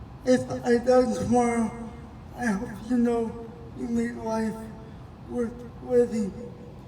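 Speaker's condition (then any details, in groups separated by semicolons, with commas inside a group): Cerebral palsy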